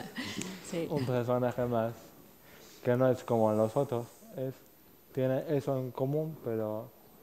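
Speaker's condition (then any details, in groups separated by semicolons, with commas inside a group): Cerebral palsy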